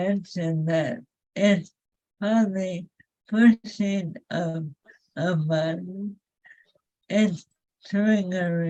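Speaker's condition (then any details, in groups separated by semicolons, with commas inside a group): ALS; face improved, feet move faster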